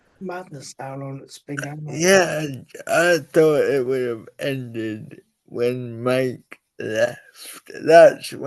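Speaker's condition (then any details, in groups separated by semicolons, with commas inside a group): Cerebral palsy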